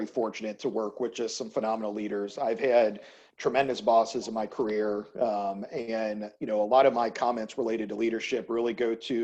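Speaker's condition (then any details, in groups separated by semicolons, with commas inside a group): No condition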